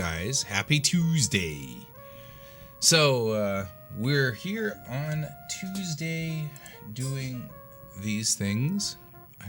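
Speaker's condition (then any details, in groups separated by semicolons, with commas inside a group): No condition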